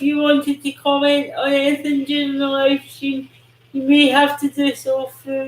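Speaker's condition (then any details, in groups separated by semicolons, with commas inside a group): Cerebral palsy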